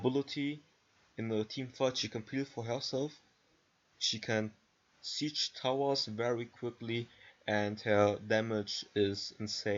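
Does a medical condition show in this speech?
No.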